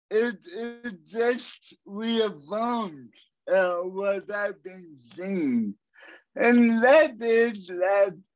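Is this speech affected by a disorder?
Yes: cerebral palsy; cerebral palsy from birth, 37 years with condition; walking distance much reduced compared with before, suspects condition is progressive.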